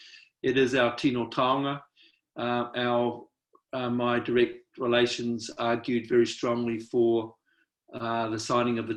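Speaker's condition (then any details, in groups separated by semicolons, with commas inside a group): No condition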